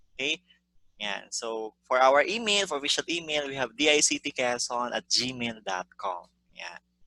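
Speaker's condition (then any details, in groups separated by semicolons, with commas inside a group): No condition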